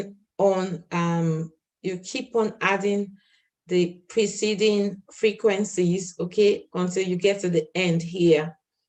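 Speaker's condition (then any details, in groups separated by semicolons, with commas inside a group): No condition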